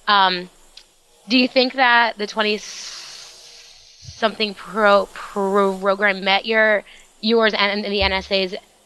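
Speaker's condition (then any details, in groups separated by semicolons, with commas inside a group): Stuttering; variable stuttering, formerly preoccupied with which words would be easier to say, helped by stuttering community; occasionally gets really stuck, particularly hard blocks, mostly less physical effort, stuttering amount unchanged; repeated sounds, prolonged sounds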